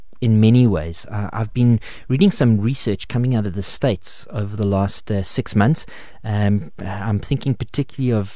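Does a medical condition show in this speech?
No.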